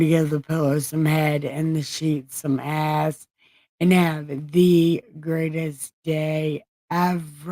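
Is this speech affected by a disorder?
Yes: brain injury; brain surgery.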